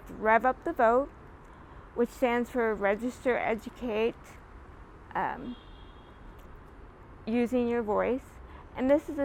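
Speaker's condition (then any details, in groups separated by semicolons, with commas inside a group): Cerebral palsy; spasticity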